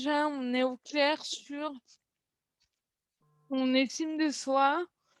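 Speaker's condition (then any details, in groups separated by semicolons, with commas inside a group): Cerebral palsy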